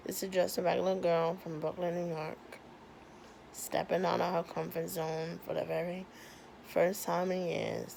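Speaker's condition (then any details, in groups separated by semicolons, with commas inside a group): Cerebral palsy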